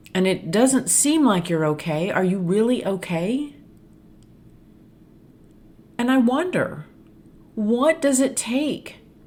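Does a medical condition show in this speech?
No.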